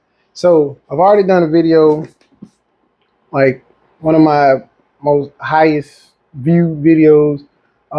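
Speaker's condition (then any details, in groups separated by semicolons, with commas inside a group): No condition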